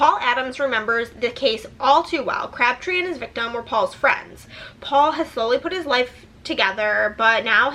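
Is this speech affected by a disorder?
No.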